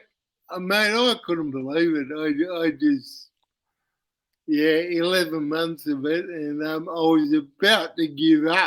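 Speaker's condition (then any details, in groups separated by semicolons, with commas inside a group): Cerebral palsy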